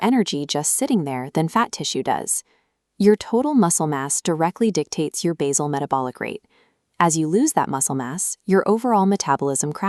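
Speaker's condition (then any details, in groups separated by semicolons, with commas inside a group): No condition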